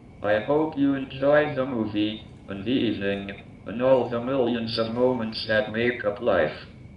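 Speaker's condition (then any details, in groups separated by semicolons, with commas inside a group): ALS, speech-generating device; diagnosed 51 years ago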